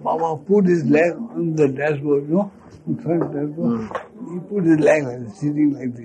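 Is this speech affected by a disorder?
Yes: speech loss after head injury; speech lost after head injury, very difficult to utter words, heavy speech, listeners say understandable.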